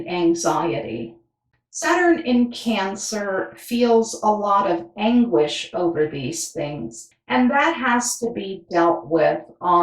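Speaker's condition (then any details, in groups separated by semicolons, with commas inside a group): No condition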